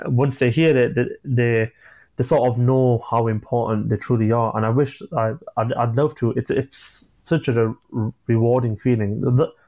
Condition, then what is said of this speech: Stuttering. And I think that sort of gave me that determination to actually find this voice I now have.